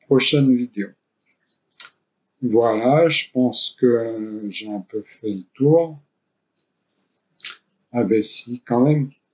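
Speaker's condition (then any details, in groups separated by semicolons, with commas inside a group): ALS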